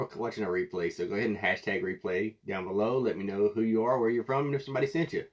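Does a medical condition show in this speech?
No.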